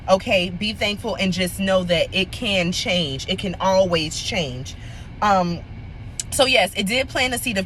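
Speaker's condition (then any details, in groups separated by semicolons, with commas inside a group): No condition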